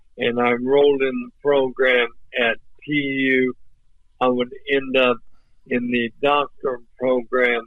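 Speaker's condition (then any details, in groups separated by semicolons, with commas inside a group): ALS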